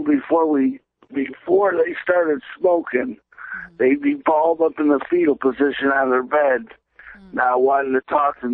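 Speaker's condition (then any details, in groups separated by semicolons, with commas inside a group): Cerebral palsy; present since birth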